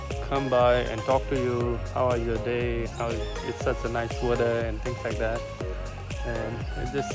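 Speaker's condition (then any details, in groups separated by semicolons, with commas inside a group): No condition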